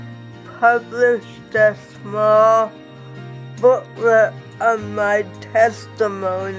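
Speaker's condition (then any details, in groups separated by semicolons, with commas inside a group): Cerebral palsy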